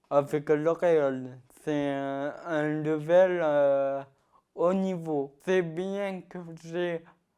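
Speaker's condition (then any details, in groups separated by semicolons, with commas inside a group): Ataxia-telangiectasia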